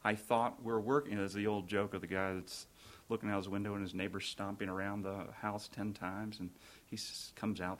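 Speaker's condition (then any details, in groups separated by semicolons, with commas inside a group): No condition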